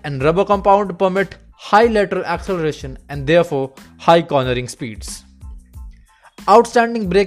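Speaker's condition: No condition

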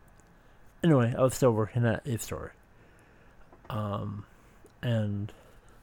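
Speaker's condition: Speech impediment

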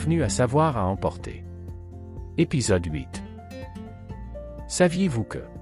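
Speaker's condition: No condition

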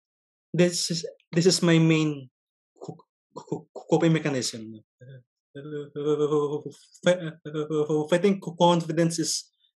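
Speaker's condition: Stuttering; stutter since early childhood, noticed on entering grade school; ongoing stutter, actively coping through Toastmasters public speaking club and speech contests; broken, choppy non-fluent speech, dreads answering strangers like jeepney drivers, public communication affected; repeated sounds, repeated words, prolonged sounds

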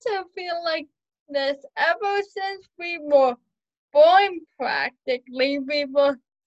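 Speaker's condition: Cerebral palsy, spastic quadriplegic, mild

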